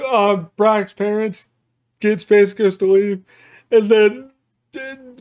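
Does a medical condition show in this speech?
Yes: cerebral palsy.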